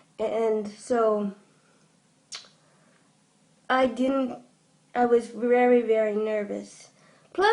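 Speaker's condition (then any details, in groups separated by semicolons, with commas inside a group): Cerebral palsy; from birth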